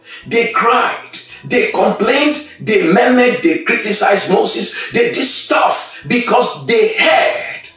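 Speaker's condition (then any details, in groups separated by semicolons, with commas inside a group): No condition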